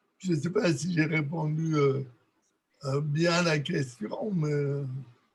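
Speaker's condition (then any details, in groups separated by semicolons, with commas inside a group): Cerebral palsy; from birth, lack of oxygen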